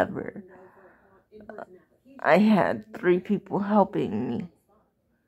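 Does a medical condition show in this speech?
Yes: cerebral palsy.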